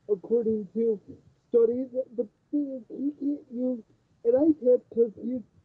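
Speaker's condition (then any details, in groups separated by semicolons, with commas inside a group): Cerebral palsy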